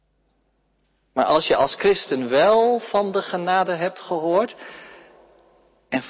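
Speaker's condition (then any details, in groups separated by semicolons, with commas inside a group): No condition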